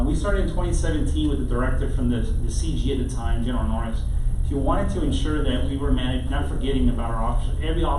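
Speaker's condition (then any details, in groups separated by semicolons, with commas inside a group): No condition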